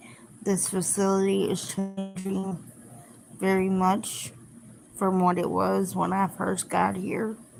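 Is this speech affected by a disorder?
Yes: cerebral palsy.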